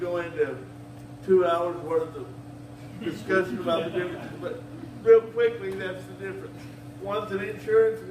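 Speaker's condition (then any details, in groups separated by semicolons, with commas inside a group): Cerebral palsy; wheelchair user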